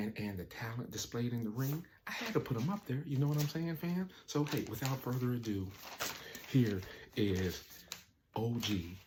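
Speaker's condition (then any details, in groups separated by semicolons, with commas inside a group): No condition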